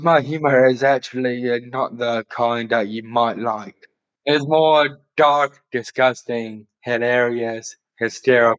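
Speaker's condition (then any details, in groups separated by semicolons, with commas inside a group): Down syndrome; later diagnosed with autism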